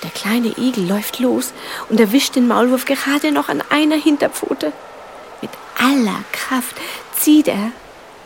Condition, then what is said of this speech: None; typical speech.